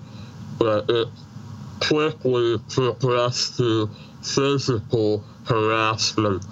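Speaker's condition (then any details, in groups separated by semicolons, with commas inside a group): Treacher Collins syndrome, severe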